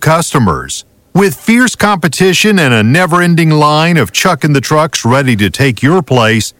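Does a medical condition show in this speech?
No.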